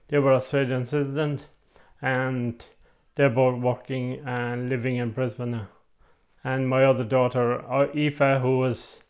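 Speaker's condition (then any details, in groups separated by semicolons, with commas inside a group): MND; communication devices assessed, types replies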